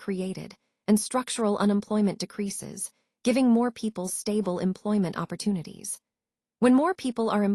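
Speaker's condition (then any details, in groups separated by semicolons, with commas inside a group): No condition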